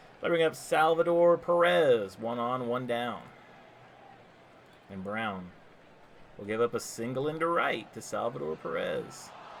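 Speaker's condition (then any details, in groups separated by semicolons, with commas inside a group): No condition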